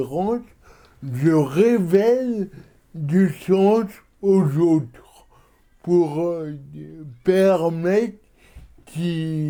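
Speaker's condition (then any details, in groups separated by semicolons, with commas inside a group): Cerebral palsy; from birth, medical error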